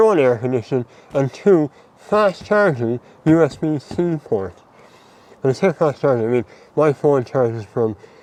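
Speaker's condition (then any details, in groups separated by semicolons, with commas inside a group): Mouth cancer surgery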